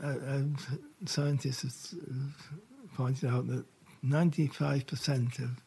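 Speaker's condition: Parkinson's; diagnosed about 4 years ago

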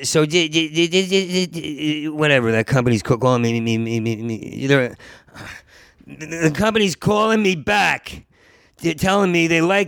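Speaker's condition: Stuttering; part-word and whole-word repetitions, fluent when telling stories, doing characters or imitating people; repeated sounds, repeated words

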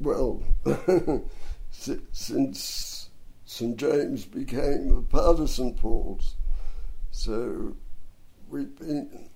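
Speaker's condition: Dystonia and cerebral palsy; bronchial asthma

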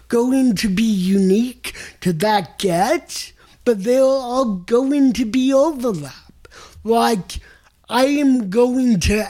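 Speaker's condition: Cerebral palsy; developmental

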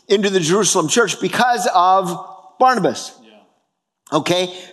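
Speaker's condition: No condition

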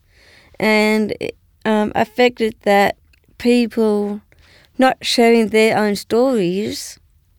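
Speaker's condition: Down syndrome; learning difficulty; age 38

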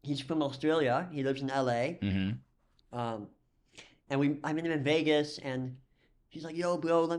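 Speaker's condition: Cleft lip and palate; congenital cleft lip and palate, cause unknown, missing muscles, dental problems, 40+ surgeries incl. multiple jaw; nut bar (likely Nuss bar) currently placed in chest, latest surgery

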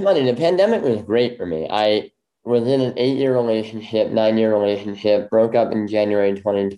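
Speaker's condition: Bilateral cleft lip; congenital bilateral

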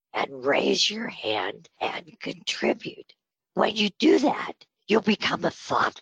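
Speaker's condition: Spasmodic dysphonia; on Botox treatment

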